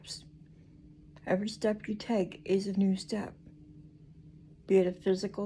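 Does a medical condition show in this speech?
Yes: cerebral palsy; speech noticeably atypical.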